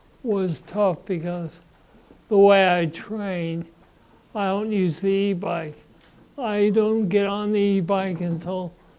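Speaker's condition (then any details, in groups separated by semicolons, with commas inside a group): Parkinson's disease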